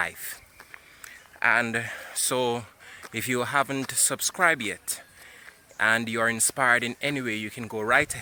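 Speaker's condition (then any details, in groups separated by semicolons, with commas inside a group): No condition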